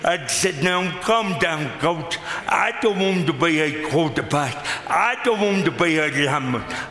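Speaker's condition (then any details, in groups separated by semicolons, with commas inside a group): Cerebral palsy; congenital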